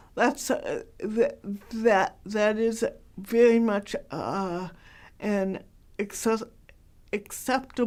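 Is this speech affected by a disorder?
Yes: cerebral palsy, mild; hard to understand.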